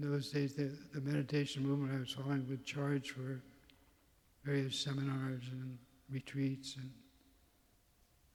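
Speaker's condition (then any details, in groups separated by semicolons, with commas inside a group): Parkinson's; tremor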